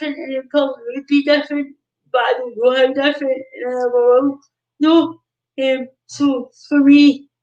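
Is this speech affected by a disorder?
Yes: cerebral palsy; non-progressive.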